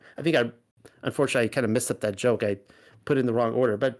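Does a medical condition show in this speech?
No.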